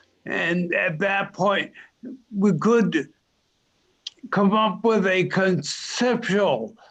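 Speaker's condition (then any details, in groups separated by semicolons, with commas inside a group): Neurological disorder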